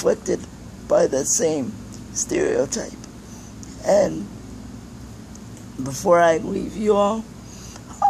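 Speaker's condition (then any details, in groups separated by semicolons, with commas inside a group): Cerebral palsy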